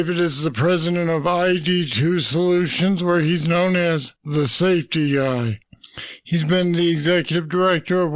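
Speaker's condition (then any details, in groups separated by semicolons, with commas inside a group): Parkinson's disease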